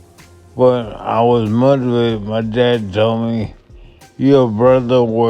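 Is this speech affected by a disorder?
Yes: multiple sclerosis.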